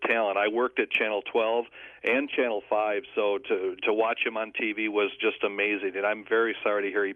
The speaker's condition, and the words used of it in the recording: None; typical speech.